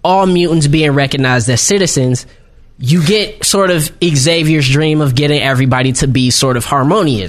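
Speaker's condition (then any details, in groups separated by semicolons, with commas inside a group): No condition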